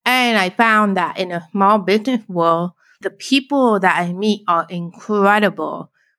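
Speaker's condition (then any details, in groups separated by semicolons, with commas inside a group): Deafblind, born deaf; narrowed visual field; hearing aid on right, cochlear implant on left, about 40 degree visual field; can speak, signing easier than speaking English in videos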